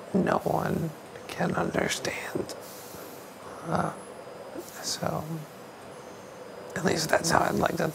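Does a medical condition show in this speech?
Yes: ALS; young man, hospital bed.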